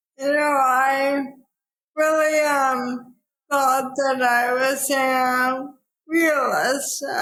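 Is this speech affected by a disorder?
Yes: ALS; voice slower, harder to understand.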